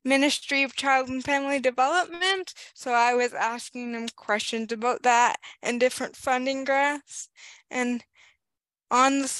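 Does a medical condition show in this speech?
Yes: cerebral palsy; recent vision impairment, cerebral palsy impacts more physically, mentally, emotionally.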